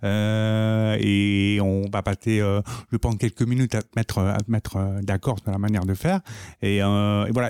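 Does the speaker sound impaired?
Yes: profound deafness from birth, congenital.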